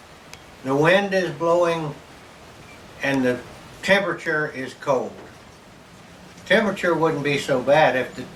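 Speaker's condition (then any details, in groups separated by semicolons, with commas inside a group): No condition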